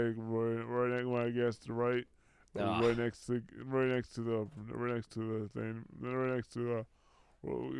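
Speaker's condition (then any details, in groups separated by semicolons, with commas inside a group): Brain injury; speech and motor functions greatly affected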